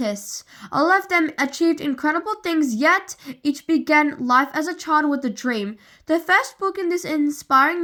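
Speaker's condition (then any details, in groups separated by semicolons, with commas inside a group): No condition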